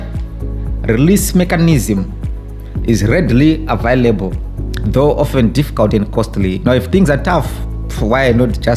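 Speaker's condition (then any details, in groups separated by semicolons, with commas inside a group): No condition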